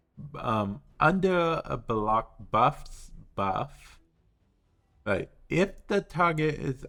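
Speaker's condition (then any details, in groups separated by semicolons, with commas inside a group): Cerebral palsy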